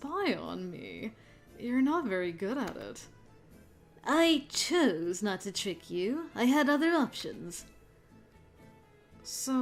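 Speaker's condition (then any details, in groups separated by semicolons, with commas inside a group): No condition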